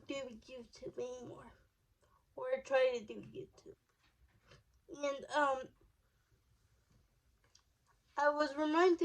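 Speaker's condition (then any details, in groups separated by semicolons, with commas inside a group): Cerebral palsy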